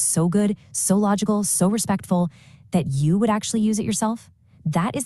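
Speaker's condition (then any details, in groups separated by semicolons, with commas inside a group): No condition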